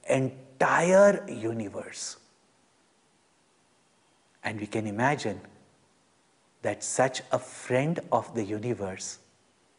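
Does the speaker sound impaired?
No.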